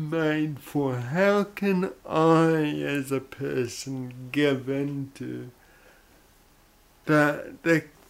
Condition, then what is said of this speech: Cerebral palsy. You're hearing an odd sort of voice. I've got cerebral palsy, and basically what that means is when I was born, or around the time